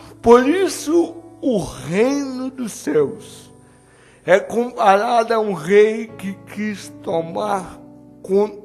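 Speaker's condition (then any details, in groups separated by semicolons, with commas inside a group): Cerebral palsy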